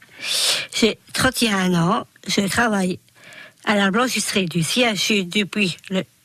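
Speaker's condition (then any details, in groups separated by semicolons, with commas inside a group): Down syndrome (Trisomy 21); age 31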